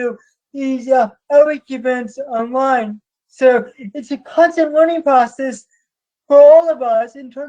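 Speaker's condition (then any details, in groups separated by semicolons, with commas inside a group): Cerebral palsy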